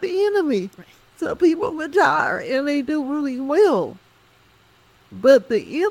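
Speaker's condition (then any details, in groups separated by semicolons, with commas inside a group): Cerebral palsy; speech affected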